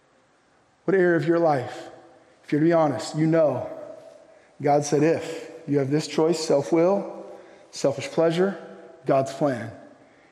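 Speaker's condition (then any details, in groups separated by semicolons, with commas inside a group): No condition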